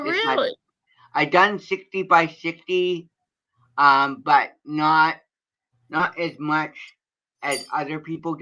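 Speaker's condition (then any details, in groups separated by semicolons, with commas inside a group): Cerebral palsy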